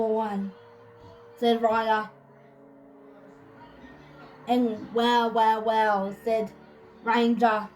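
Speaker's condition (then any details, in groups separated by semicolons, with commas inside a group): Cerebral palsy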